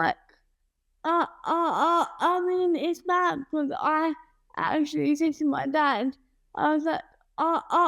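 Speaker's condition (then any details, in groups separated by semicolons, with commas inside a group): Cerebral palsy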